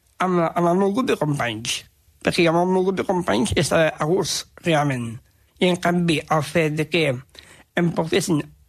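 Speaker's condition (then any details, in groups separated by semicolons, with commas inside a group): Down syndrome; dislikes being corrected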